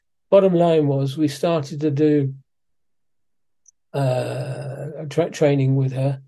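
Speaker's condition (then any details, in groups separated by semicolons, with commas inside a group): Parkinson's disease; physiotherapy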